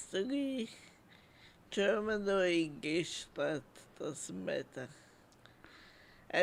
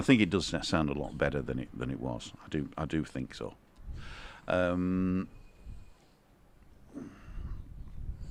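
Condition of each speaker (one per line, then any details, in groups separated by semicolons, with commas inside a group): Multiple sclerosis
No condition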